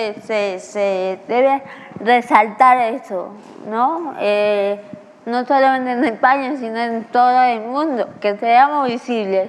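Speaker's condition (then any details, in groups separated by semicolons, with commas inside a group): Cerebral palsy; infantile form, diagnosed about age one; began speaking at age six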